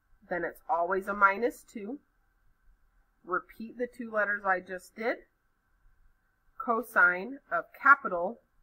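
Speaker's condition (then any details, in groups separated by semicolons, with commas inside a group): No condition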